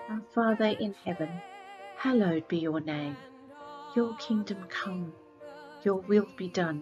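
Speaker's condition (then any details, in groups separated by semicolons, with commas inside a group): No condition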